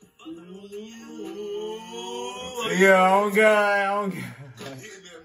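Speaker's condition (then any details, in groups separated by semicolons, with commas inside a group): No condition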